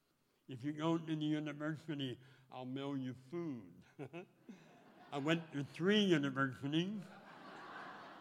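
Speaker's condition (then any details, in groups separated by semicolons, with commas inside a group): Speech impediment; voicing with clothespin on nose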